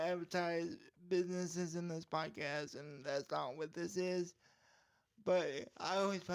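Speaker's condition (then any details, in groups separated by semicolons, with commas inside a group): Cerebral palsy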